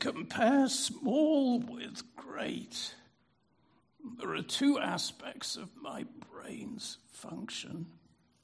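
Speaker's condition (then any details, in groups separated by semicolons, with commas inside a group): Spasmodic dysphonia; lost resonance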